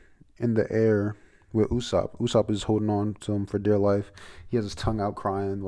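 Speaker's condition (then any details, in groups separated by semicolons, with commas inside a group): No condition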